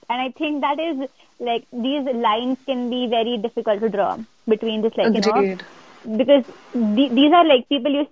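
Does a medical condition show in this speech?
Yes: stammer; self-described speech impediment; here repeated sounds.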